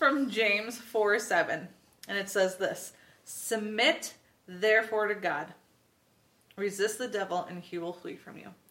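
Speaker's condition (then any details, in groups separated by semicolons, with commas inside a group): No condition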